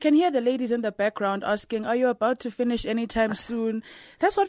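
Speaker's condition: No condition

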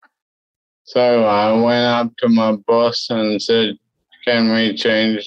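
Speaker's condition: Cerebellar ataxia; wheelchair user since

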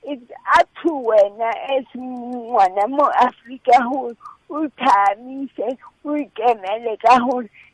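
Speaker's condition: Cerebral palsy; since childhood

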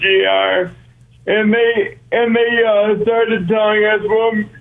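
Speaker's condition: Cerebral palsy; brain-muscle disconnect, must consciously control walking, breathing, hand placement

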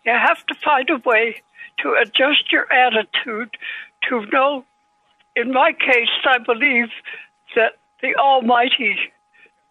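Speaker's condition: Parkinson's disease; developed after stroke and its aftermath, causes tremors, wrote book with one finger; age 90

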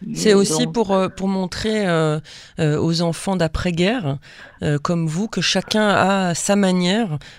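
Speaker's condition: No condition

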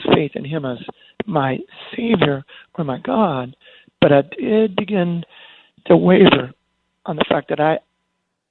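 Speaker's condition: Spasmodic dysphonia; prednisone steroid shots gave 6-8 weeks relief until ineffective

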